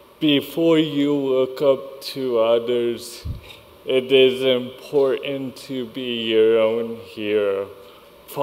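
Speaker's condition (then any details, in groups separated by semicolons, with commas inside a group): Cerebral palsy; speech impediment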